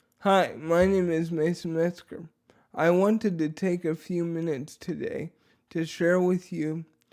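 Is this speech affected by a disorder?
Yes: dysarthria; affects voice quality, speech recognition inaccurate.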